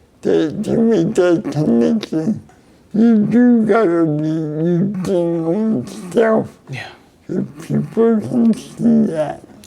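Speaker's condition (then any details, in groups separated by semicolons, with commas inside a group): Cerebral palsy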